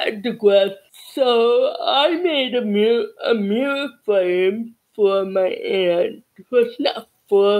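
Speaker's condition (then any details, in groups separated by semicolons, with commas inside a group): Cerebral palsy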